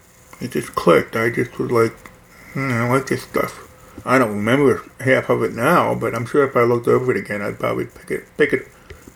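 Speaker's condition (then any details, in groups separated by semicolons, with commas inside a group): Hearing loss; right ear cochlear implant at Johns Hopkins Baltimore, barely any prior right-ear hearing, quad cane 8 years; implant within last few years, hears much more speech, music enjoyed less, left ear not implanted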